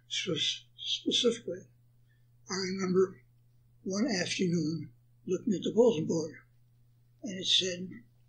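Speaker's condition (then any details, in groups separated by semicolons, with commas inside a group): Parkinson's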